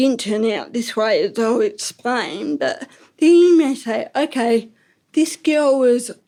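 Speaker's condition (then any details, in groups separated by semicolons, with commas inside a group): Ataxic cerebral palsy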